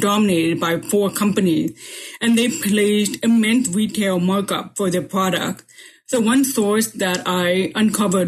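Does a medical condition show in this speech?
Yes: profound deafness; 98% hearing loss, grew up wearing hearing aids, cochlear implant candidate, communicates by lip reading; closed captioning on screen during this virtual talk, uses a hearing aid model that helps.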